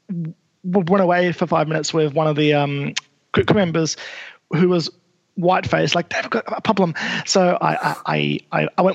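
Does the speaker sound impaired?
Yes: stutter; present by age 20 at film school, sign language used to assist stutter; here repeated sounds, repeated words.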